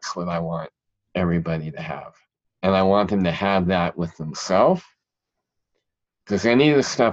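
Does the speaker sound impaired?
Yes: cleft palate; present since childhood.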